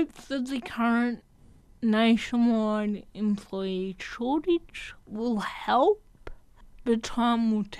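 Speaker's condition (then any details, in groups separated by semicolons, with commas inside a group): Athetoid cerebral palsy; athetoid form, from birth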